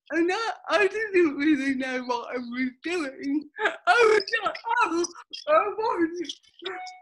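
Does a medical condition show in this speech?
Yes: cerebral palsy.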